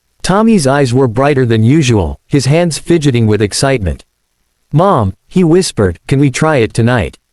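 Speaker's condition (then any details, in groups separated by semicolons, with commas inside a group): No condition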